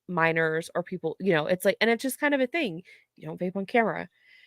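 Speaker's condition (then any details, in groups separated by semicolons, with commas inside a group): No condition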